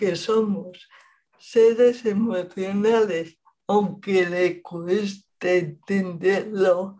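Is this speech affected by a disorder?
Yes: cerebral palsy; present at least 40 years.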